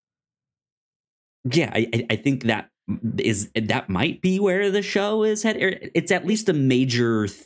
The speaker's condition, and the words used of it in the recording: Stuttering. It is like they don't know why I stutter.